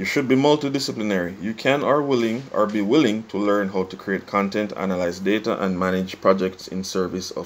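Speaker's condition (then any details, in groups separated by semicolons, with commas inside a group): No condition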